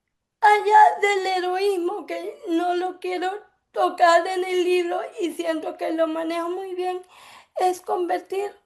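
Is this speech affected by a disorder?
Yes: cerebral palsy; from birth; affects speech.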